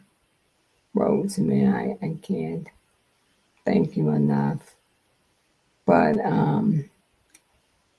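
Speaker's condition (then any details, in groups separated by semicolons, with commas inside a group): Multiple sclerosis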